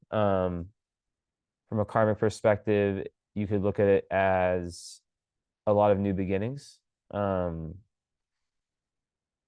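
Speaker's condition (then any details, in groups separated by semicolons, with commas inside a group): No condition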